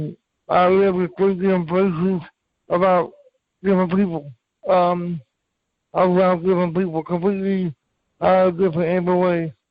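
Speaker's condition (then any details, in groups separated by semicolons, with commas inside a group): Cerebral palsy; from birth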